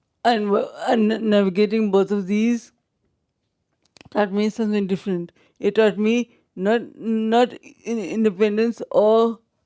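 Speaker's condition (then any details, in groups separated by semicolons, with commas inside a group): Traumatic brain injury, severe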